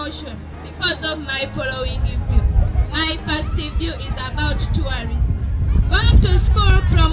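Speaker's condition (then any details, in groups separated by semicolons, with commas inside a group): No condition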